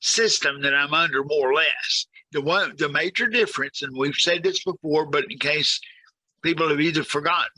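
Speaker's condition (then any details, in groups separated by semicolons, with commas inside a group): Cerebral palsy; severely disabled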